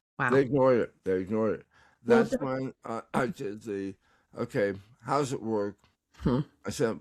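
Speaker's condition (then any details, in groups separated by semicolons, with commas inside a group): Tongue cancer; tongue paralyzed by tumor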